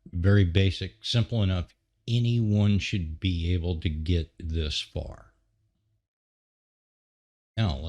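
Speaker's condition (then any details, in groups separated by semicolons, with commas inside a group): No condition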